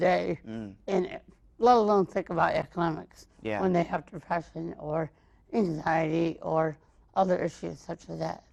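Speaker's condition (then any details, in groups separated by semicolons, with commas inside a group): Mild cerebral palsy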